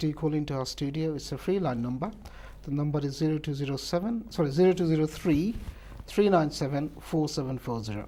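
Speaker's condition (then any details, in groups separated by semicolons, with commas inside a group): No condition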